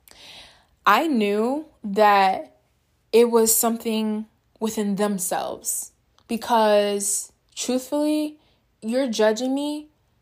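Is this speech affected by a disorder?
No.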